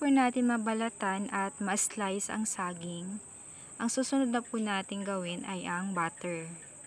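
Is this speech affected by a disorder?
No.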